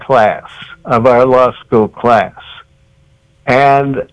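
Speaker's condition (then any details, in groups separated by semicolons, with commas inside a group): Cerebral palsy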